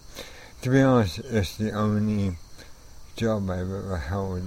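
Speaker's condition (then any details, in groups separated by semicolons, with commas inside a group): ALS; amyotrophic lateral sclerosis, onset with trouble playing guitar, neurologist diagnosis, incurable, will eventually impair movement, breathing; about a year since first symptoms, diagnosed within past year, left arm affected; already affecting voice, naturally soft-spoken, quiet voice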